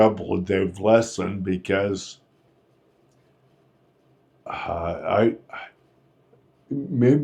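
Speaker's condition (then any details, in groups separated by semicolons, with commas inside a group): Friedreich's ataxia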